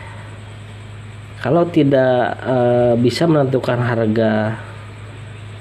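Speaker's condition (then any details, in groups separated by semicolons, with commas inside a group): No condition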